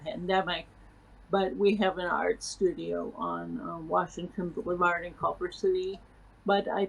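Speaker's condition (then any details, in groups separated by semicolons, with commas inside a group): Cerebral palsy; from birth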